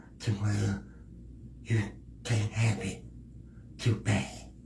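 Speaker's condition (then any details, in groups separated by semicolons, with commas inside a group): Cerebral palsy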